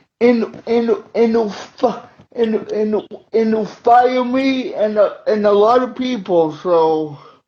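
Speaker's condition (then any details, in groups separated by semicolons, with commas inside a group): Cerebral palsy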